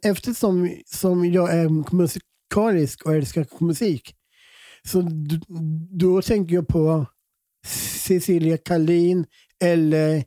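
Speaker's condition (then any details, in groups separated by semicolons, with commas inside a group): Down syndrome; present from birth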